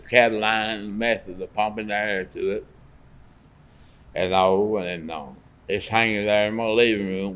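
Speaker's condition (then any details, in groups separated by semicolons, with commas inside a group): Parkinson's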